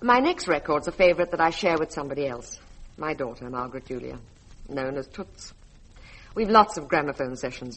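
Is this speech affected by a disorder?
No.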